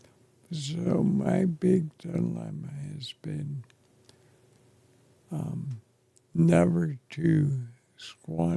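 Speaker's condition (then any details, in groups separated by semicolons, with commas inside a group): ALS; affects chest and throat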